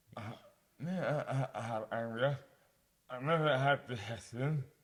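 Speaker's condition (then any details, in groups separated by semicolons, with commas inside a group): Dystonia; mouth impairment affects speech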